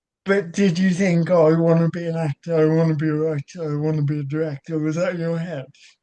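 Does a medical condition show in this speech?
Yes: cerebral palsy; childhood surgery.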